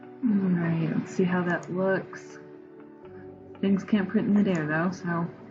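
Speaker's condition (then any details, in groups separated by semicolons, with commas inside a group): No condition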